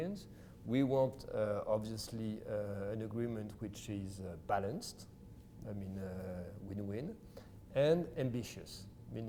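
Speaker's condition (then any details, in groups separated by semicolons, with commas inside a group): No condition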